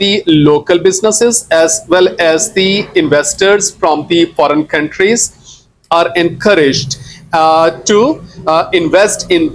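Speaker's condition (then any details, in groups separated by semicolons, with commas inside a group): No condition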